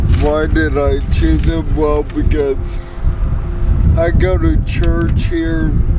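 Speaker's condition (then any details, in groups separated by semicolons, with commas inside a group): Cerebral palsy; brain damage, mainly core and legs, spasticity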